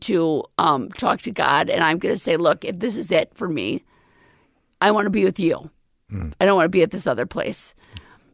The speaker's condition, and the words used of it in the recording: Vocal cord paralysis. So what you hear now is temporary, but you'll see.